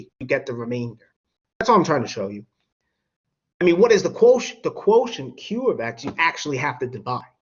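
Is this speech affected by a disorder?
No.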